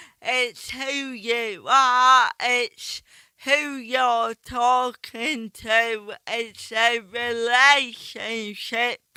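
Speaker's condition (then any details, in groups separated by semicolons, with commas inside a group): Ataxic cerebral palsy; slow speech rate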